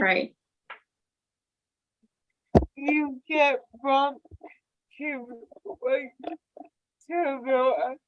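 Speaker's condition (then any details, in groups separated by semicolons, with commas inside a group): Cerebral palsy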